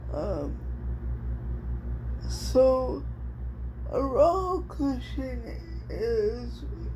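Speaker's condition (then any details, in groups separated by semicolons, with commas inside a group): Cerebral palsy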